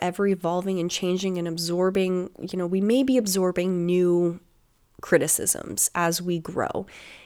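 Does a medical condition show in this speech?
No.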